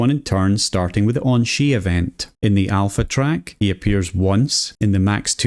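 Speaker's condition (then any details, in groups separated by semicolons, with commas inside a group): No condition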